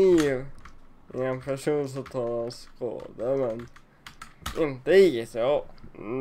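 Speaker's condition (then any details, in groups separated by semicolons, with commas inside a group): Cerebral palsy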